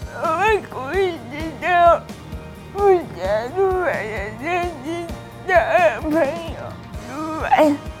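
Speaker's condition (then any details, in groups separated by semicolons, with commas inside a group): Cerebral palsy; limbs affected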